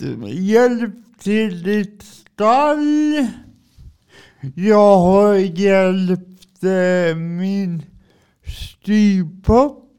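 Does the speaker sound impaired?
Yes: cerebral palsy; adaptation applied for via Försäkringskassan.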